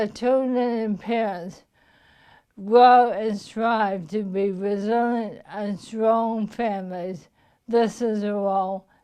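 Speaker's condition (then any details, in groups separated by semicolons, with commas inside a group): Motor neuron disease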